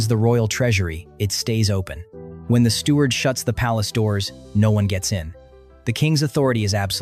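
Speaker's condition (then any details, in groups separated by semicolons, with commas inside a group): No condition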